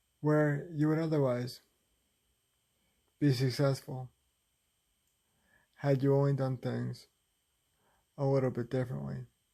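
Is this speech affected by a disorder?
Yes: cerebral palsy, spastic.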